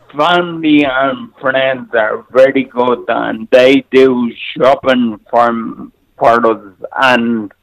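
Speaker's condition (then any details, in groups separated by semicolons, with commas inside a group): Cerebral palsy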